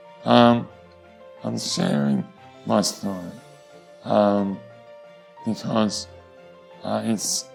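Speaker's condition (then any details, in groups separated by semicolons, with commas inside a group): Facioscapulohumeral muscular dystrophy; genetic, face and upper arms first; progressive, needs effort to feed self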